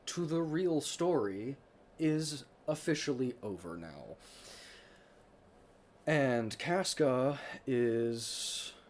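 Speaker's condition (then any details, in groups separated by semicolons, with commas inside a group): No condition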